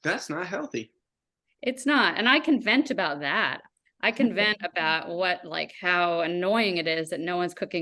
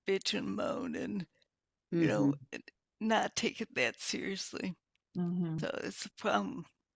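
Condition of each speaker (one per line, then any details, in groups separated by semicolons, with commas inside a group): No condition
Multiple sclerosis; progressive form, quadriplegic, wheelchair user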